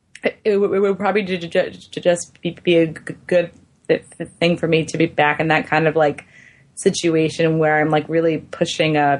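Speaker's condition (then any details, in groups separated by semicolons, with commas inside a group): Stuttering; therapy over past 3 years: fluency shaping, stuttering modification, voluntary stuttering, subway talks with strangers; sometimes chops up words, listeners may need repetition, awkward on phone; repeated sounds, repeated words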